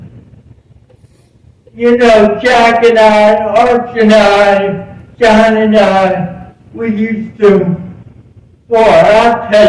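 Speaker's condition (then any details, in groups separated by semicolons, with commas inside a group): Cerebral palsy; present from birth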